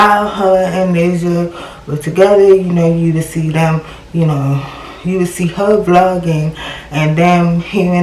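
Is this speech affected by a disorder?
Yes: cerebral palsy.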